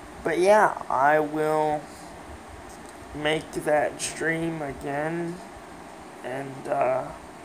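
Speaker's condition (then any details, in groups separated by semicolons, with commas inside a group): Cerebral palsy, mild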